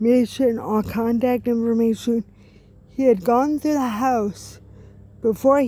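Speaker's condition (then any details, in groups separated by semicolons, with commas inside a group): Cerebral palsy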